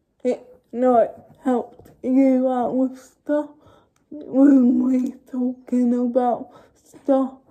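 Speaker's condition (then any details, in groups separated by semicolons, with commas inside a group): Cerebral palsy; uses feeding aid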